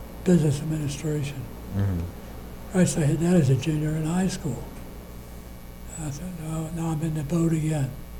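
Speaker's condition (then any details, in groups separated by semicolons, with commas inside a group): Parkinson's disease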